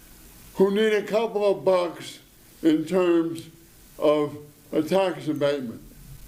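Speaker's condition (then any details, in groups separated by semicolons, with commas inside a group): Parkinson's disease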